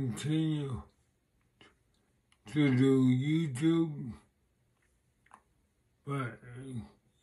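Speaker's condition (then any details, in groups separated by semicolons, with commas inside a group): Multiple sclerosis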